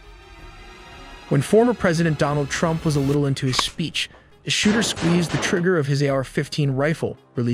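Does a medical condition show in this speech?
No.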